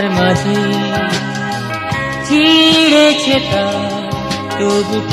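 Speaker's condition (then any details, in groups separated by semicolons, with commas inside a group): No condition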